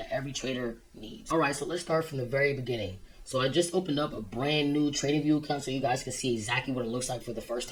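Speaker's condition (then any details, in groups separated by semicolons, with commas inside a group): No condition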